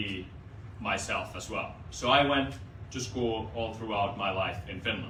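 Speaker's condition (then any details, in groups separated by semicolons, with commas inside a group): No condition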